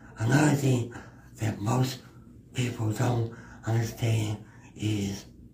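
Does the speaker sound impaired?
Yes: cerebral palsy; not curable, walks and moves without wheelchair, had speech therapist, strong support system; drools a little, cannot contain drooling, drools when speaking; speech affected, way of talking differs, bullied for speech through elementary, junior high, high school.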